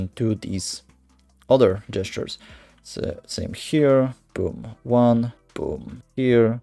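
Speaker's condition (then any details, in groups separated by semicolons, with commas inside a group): No condition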